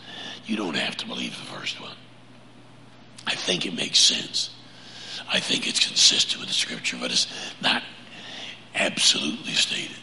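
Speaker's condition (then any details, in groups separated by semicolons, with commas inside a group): Laryngeal cancer; prior chemo and radiation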